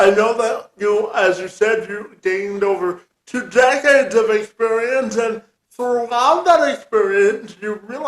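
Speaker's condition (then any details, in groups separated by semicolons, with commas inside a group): Cerebral palsy; present from birth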